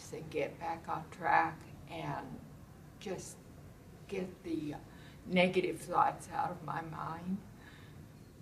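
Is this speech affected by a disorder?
Yes: multiple sclerosis; balance and fatigue improved with tai chi.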